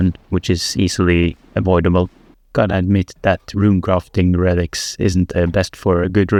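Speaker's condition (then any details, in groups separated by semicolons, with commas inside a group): No condition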